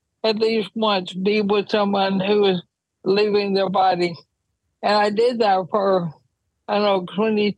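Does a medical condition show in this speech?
Yes: ALS; symptoms about nine years before diagnosis, wheelchair use when traveling.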